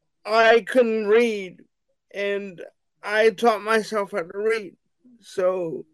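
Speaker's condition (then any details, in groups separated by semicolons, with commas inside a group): Cerebral palsy; wheelchair bound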